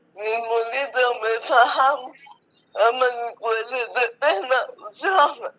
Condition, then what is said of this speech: Cerebral palsy. Na mimi pia I have problem ya speech, na yatokea time mtu yapiga simu na anataka information haraka haraka, ama mimi mwenyewe nimempigia mtu najaribu kujieleza,